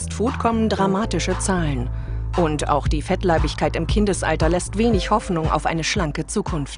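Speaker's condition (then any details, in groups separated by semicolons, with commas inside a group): No condition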